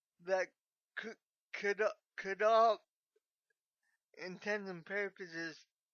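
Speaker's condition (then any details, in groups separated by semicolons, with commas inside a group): Cerebral palsy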